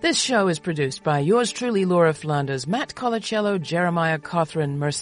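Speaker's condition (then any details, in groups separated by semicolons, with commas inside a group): No condition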